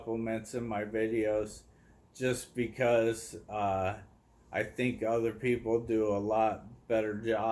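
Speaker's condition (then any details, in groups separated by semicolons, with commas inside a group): ALS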